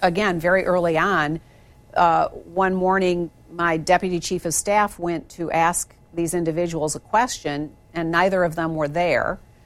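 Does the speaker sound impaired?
No.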